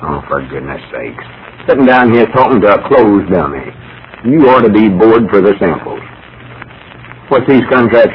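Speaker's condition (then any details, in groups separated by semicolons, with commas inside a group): No condition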